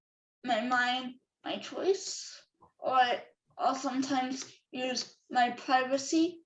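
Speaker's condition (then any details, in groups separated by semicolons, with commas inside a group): Cerebral palsy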